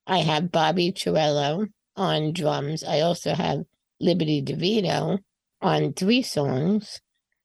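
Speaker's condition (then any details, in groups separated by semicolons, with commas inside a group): Spinal muscular atrophy type 2; from birth, slightly progressive since 20s, arms less mobile, power chair from 12, sensation unaffected; on oral breakthrough medication strengthening motor neurons; hard time talking before medication, breathing, speaking, singing now stronger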